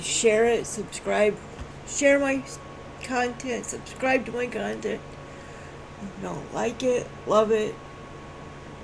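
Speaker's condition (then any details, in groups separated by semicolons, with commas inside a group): Cerebral palsy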